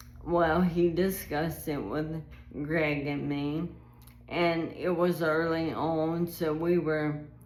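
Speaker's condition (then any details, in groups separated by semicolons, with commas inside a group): ALS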